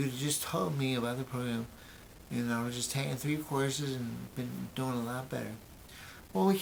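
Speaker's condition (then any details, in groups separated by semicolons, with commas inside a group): Brain injury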